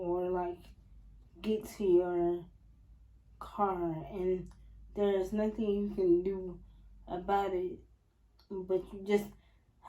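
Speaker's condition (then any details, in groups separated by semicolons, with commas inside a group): Spastic quadriplegic cerebral palsy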